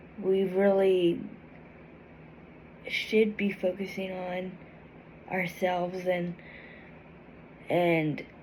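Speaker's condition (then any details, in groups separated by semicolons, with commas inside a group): Cerebral palsy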